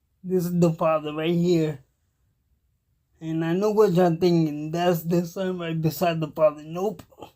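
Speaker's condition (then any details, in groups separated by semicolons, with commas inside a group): Cerebral palsy; cannot walk, uses wheelchair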